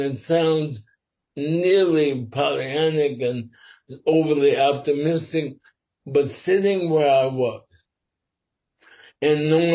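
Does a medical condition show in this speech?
Yes: sporadic ALS.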